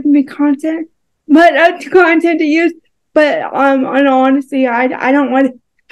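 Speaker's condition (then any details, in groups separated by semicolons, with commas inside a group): Cerebral palsy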